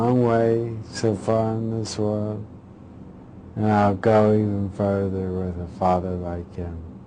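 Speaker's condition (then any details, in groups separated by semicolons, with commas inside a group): Traumatic brain injury; part of brain surgically removed, skull later closed; speech and movement regained after months of therapy, memory impaired; predicted never to speak again, speech regained after therapy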